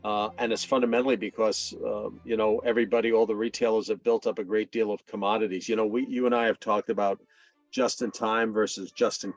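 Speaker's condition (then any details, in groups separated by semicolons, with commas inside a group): No condition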